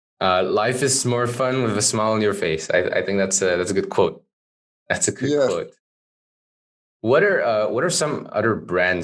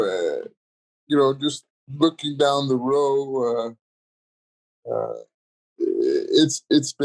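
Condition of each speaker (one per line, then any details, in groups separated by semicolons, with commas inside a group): No condition
Cerebral palsy; congenital, electric wheelchair, lifelong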